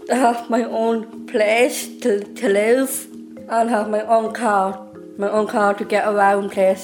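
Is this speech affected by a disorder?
Yes: Down syndrome; intellectual disability, age 20.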